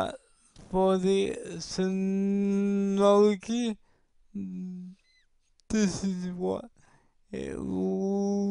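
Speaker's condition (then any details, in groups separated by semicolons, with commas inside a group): Cerebral palsy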